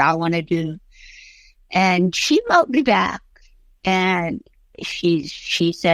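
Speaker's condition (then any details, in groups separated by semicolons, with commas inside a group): Cerebral palsy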